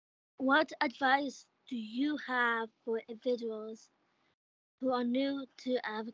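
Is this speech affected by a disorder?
Yes: Down syndrome.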